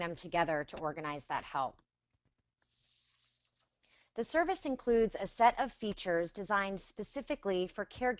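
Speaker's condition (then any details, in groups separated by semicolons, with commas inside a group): No condition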